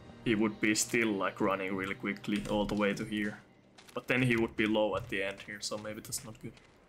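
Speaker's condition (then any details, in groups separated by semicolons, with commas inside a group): No condition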